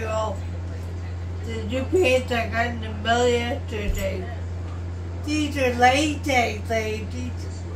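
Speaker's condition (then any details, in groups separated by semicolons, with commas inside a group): Traumatic brain injury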